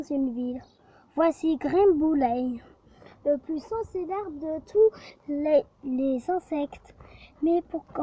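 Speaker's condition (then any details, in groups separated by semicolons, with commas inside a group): No condition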